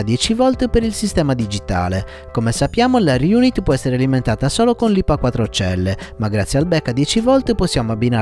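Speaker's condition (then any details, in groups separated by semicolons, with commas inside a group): No condition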